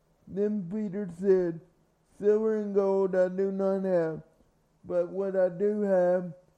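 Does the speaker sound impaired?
Yes: cerebral palsy; from birth.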